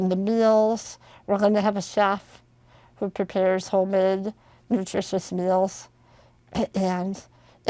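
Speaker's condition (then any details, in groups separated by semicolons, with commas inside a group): Spinal muscular atrophy; genetic, from birth, all voluntary muscles, never walked, wheelchair; very slowly progressive, fewer abilities than childhood, spinal injections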